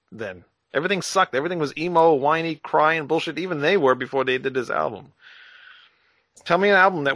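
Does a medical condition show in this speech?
No.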